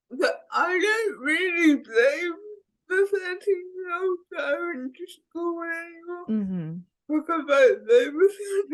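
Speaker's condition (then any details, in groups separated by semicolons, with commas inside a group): Cerebral palsy; speech impediment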